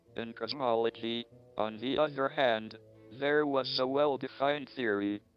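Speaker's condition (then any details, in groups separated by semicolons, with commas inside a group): ALS, speech-generating device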